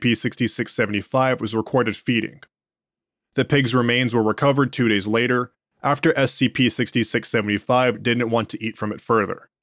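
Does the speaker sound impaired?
No.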